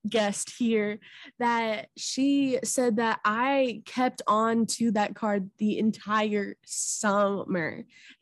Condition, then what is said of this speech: Stuttering. And it's just been such joy that I order food in the drive through and I stutter and I'm not crying <laughs> afterwards.